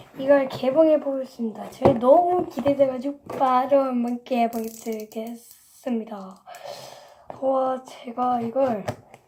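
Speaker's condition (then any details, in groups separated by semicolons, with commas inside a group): No condition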